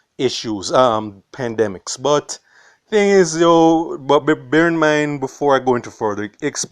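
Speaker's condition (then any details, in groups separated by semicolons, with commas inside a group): No condition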